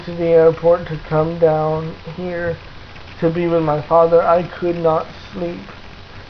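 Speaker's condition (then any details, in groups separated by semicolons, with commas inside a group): Cerebral palsy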